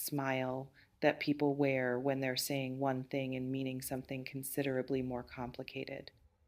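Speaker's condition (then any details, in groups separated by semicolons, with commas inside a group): No condition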